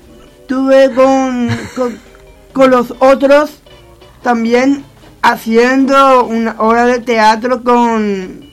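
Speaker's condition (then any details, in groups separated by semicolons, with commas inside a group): Down syndrome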